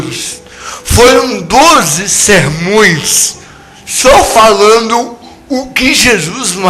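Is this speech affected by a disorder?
Yes: cerebral palsy; no speech as child.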